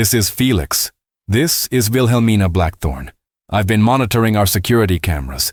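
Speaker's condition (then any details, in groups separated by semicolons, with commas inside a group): No condition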